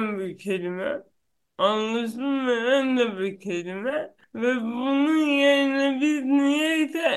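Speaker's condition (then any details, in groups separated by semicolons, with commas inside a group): Cerebral palsy; no known cure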